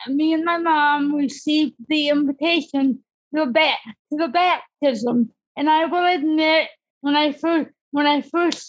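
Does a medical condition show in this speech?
Yes: cerebral palsy; disability since childhood.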